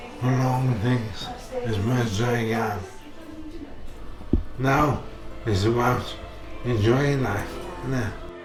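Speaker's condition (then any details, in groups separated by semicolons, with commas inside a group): Motor neurone disease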